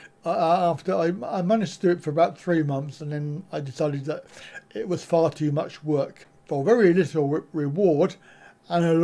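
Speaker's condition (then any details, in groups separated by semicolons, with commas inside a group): Cerebral palsy; back surgery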